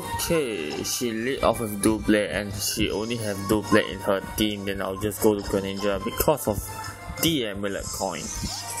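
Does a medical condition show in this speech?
No.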